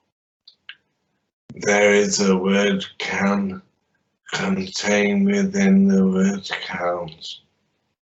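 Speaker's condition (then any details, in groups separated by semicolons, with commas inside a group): Traumatic brain injury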